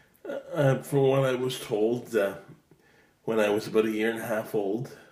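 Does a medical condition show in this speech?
Yes: cerebral palsy.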